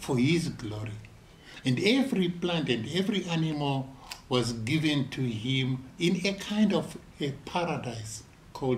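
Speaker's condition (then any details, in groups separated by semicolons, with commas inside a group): No condition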